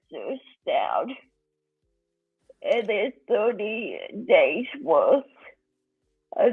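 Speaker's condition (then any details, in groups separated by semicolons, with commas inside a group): Cerebral palsy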